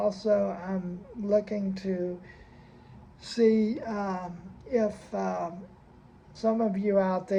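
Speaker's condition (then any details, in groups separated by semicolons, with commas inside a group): Cerebral palsy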